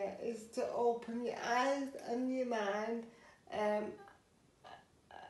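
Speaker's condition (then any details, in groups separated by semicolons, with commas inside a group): Cerebral palsy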